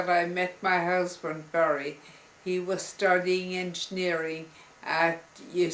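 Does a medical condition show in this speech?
Yes: multiple sclerosis.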